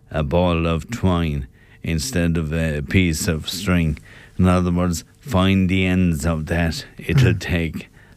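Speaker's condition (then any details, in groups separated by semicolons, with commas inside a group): Motor neurone disease; very slowly progressing semi-benign variant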